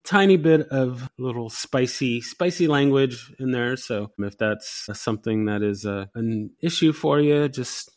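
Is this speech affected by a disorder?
No.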